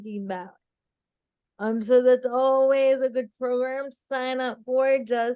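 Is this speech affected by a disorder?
Yes: cerebral palsy.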